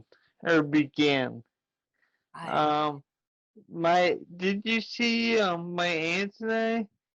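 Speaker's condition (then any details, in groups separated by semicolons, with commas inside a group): Traumatic brain injury; ongoing therapy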